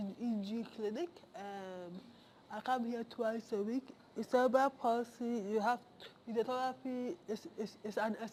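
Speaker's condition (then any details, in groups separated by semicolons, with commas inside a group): Cerebral palsy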